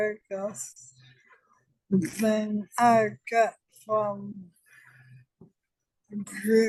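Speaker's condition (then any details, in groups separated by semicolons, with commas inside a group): ALS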